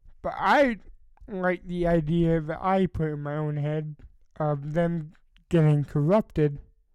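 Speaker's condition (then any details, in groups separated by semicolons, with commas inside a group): Cerebral palsy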